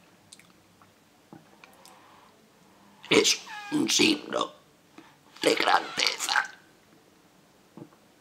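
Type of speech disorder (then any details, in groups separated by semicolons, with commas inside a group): Oesophageal speech; laryngectomy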